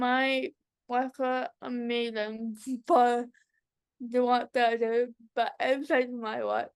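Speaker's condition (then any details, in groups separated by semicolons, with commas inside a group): Cerebral palsy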